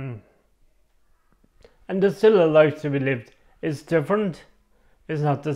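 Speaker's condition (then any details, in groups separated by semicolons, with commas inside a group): MND; onset right side; communication devices assessed, types replies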